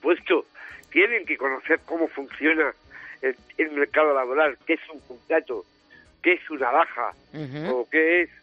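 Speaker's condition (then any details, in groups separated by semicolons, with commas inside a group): Down syndrome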